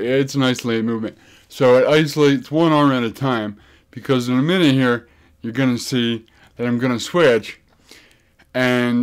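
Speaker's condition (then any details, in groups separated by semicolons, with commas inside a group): Cerebral palsy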